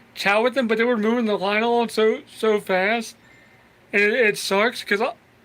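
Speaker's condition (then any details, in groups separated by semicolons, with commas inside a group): Cerebral palsy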